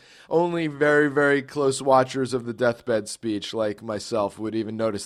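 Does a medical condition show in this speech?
No.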